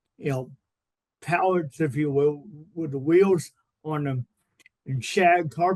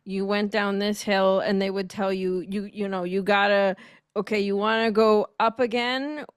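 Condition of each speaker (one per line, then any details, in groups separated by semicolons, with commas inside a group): Cerebral palsy; spastic diplegia, birth brain hemorrhage, not breathing 90 minutes; since birth, about 55 years
No condition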